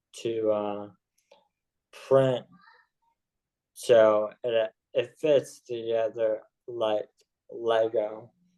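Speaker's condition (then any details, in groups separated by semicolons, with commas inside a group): ALS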